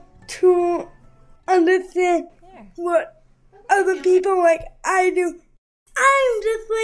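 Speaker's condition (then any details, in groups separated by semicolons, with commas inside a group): Cerebral palsy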